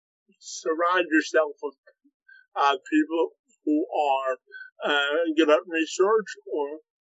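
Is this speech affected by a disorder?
Yes: cerebral palsy, spastic quadriplegia.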